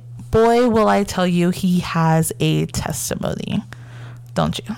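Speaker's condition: No condition

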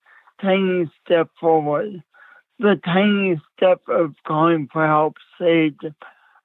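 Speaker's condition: Speech impediment; since childhood

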